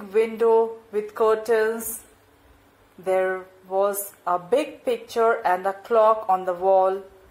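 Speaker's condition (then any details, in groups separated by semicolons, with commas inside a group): No condition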